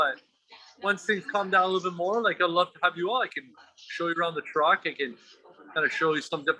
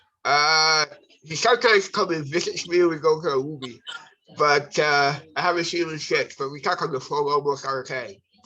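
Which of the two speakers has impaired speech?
The second: cerebral palsy; from birth, affects brain and body muscles.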